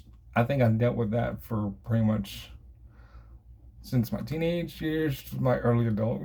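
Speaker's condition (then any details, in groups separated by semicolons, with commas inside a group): Cerebral palsy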